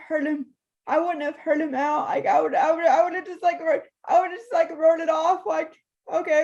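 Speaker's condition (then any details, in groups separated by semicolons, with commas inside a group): Cerebral palsy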